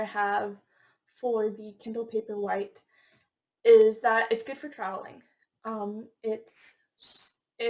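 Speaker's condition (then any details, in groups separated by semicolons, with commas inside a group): No condition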